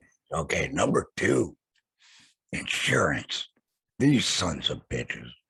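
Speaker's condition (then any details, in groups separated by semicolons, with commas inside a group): Laryngectomy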